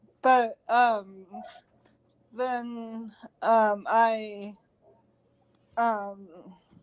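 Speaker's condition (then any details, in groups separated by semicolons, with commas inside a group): Cerebral palsy; talks too fast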